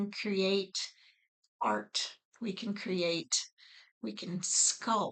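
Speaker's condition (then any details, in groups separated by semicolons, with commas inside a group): No condition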